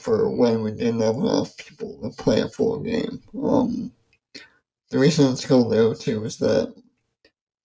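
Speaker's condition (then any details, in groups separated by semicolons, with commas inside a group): ALS; progressive muscle weakness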